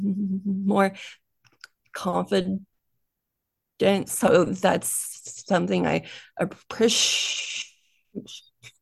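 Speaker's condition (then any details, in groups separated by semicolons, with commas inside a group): Stuttering; more comfortable the more people spoken to, sound repetitions; prolonged sounds, blocks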